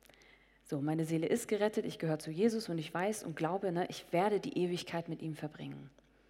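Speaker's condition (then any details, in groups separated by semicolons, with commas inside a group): No condition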